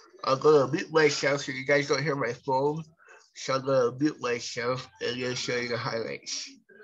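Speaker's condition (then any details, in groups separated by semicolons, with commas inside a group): Cerebral palsy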